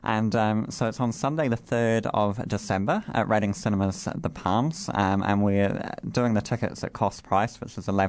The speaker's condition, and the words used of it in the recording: Cleft palate. I say ironic because given the condition that you have, but you speak beautifully.